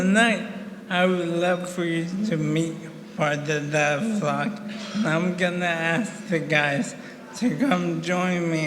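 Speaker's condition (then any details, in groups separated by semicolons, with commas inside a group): ALS; about 1.5 years since diagnosis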